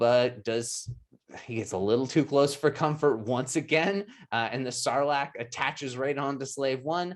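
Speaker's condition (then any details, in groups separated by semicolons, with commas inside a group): No condition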